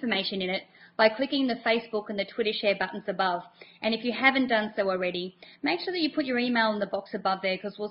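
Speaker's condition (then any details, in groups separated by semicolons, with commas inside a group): No condition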